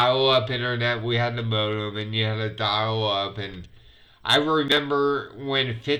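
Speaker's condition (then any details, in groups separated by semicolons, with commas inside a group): Multiple sclerosis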